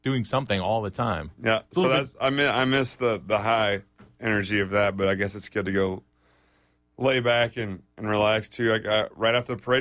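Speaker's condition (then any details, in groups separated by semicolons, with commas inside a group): No condition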